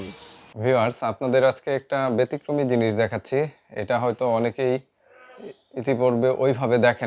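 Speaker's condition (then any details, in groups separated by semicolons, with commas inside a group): No condition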